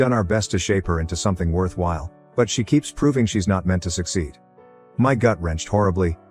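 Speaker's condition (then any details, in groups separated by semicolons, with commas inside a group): No condition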